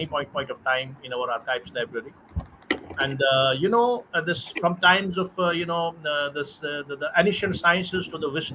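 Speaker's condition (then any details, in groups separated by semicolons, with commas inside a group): No condition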